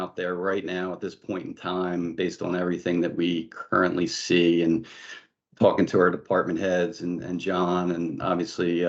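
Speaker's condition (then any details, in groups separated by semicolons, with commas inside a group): No condition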